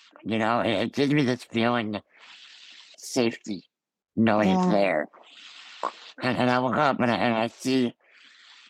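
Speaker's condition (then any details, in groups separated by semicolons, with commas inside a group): Ullrich congenital muscular dystrophy; from birth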